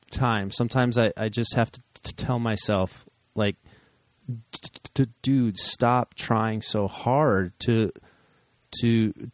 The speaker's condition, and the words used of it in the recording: Stuttering. I've been struggling more lately, and I feel like when I get into these long blocks or prolonged stutters